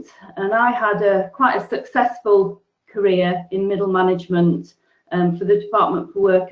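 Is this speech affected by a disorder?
No.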